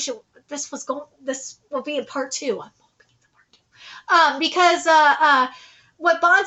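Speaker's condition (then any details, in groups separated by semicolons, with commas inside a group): No condition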